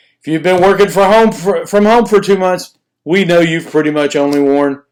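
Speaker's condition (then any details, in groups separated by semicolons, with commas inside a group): No condition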